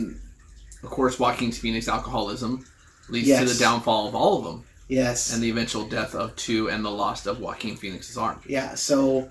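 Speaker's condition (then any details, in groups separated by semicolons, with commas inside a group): No condition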